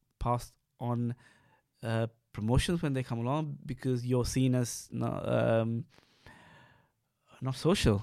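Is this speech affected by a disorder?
Yes: stutter; stutter since childhood in Sri Lanka, speech therapy focused on reading, no psychological work; has done Maguire program intensive course, street task telling 100 strangers about stutter; no stuttering when singing, avoided self-introductions, stopped at meeting doors; here repeated sounds, prolonged sounds, blocks.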